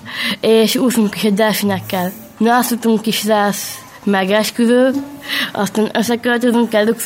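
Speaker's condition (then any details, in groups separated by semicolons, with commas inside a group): Down syndrome; congenital, extra chromosome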